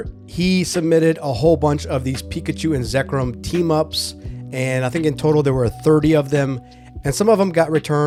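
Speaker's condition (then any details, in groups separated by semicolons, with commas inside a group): No condition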